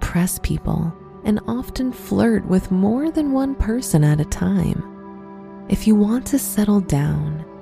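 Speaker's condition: No condition

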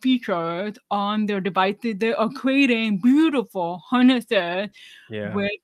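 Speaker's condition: Deafness, severe; about 99% hearing loss, hearing aids worn whole life, cochlear implant candidate; uses hearing aids, relies heavily on lip reading, does not sign, not fluent in ASL

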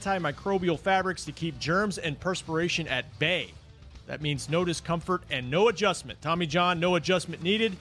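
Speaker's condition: No condition

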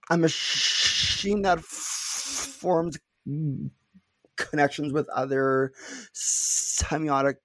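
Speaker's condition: Stuttering; prolonged sounds, blocks

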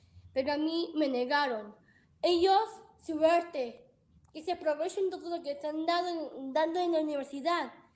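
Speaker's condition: Down syndrome; present from birth, heart surgery

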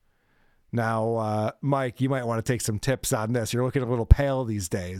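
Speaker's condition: No condition

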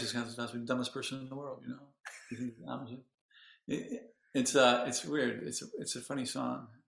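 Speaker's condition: Parkinson's disease; 19 years since

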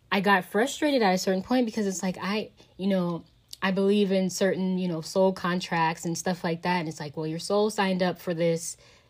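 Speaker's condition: No condition

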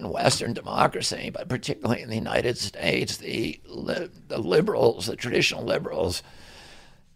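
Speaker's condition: Spasmodic dystonia; attributed by speaker to yearly flu vaccines

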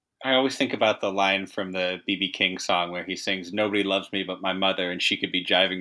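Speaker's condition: No condition

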